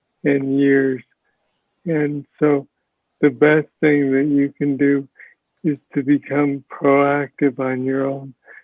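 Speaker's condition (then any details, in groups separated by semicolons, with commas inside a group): Parkinson's disease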